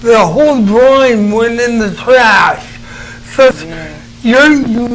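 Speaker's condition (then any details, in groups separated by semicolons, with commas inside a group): Cerebral palsy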